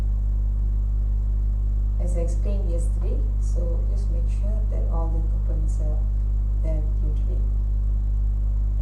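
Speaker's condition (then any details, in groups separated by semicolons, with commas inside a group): No condition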